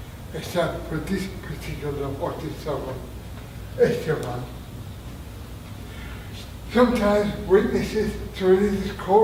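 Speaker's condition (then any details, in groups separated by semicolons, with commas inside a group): Traumatic brain injury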